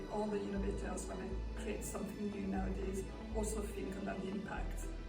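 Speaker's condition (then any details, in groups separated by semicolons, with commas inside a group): No condition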